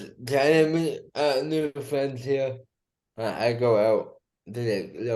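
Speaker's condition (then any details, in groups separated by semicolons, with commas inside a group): Cerebral palsy; diagnosed at about two months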